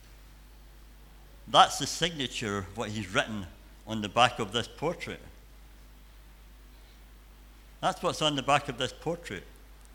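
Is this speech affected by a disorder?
Yes: cleft palate and cleft lip.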